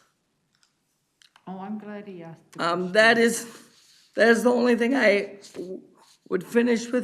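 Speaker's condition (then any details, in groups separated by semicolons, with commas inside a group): Cerebral palsy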